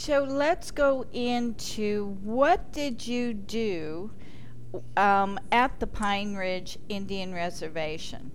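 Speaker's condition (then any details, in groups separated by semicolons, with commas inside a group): No condition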